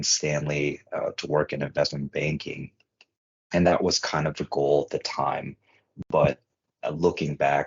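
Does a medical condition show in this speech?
No.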